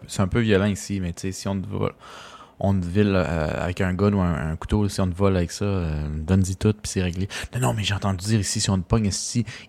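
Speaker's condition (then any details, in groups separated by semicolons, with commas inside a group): No condition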